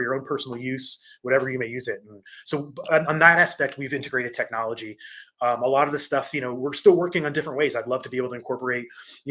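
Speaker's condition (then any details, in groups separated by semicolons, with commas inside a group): No condition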